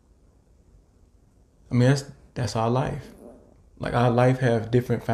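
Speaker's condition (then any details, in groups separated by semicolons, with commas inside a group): No condition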